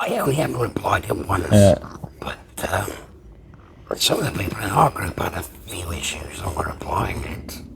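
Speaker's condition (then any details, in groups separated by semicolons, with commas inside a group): Laryngectomy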